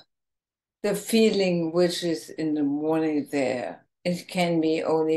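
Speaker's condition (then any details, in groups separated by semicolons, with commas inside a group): ALS, bulbar form, bulbar onset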